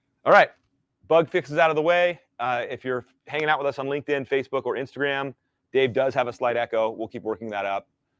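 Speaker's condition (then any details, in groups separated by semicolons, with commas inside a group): No condition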